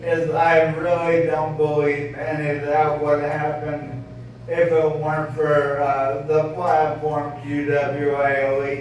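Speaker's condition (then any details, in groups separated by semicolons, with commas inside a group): ALS; voice sounds impaired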